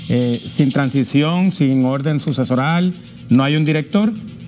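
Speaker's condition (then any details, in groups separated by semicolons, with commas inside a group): No condition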